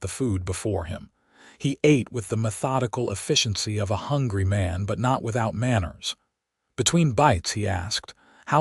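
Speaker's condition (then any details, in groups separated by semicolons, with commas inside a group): No condition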